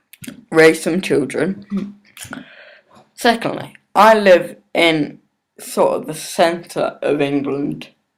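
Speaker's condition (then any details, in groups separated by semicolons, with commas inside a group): Cerebral palsy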